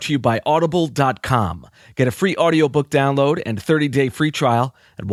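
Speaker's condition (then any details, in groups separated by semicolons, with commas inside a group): No condition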